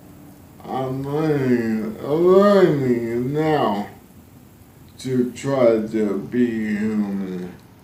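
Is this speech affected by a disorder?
Yes: ALS; severe violent spasticity, intrathecal baclofen pump, essential tremor; off medication, uses wheelchair, collapses on standing, spasticity easing; voice lost, breathing trouble after pump surgery, now louder, clearer.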